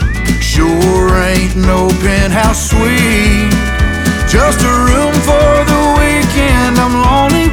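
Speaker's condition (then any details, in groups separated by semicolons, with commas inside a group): No condition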